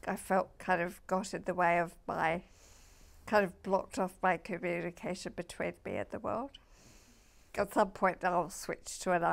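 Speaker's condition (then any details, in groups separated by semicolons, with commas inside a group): MND (ALS)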